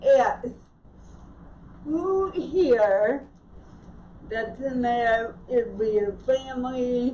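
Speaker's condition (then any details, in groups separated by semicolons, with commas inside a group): Cerebral palsy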